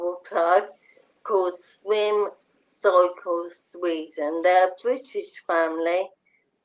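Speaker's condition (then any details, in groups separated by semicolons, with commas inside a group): Motor neurone disease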